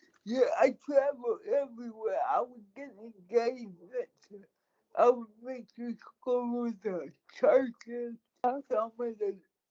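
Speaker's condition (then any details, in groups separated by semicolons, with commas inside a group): Cerebral palsy; speech affected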